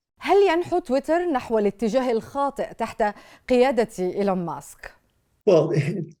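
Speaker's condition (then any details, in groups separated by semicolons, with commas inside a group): No condition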